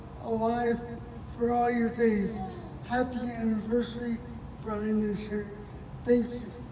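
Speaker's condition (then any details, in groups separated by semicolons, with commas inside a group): Cerebral palsy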